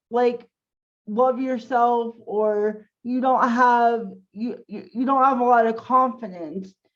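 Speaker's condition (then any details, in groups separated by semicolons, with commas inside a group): Cerebral palsy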